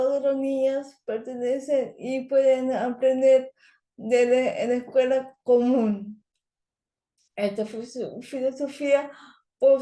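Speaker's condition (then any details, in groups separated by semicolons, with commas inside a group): Cerebral palsy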